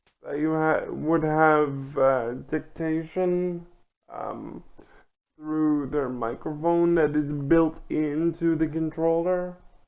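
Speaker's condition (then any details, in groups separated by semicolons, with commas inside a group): Cerebral palsy; limbs affected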